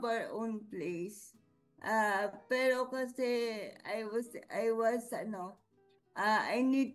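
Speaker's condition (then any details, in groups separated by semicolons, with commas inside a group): Cerebral palsy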